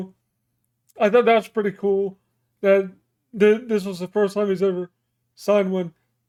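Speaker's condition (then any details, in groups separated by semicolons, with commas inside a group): Cerebral palsy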